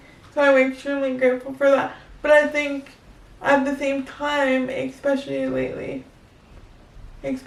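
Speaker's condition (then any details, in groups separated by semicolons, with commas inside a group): Cerebral palsy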